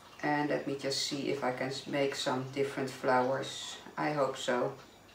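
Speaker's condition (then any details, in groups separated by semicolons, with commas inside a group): No condition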